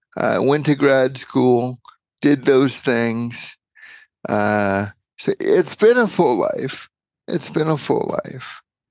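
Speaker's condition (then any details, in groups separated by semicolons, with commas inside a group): Cerebral palsy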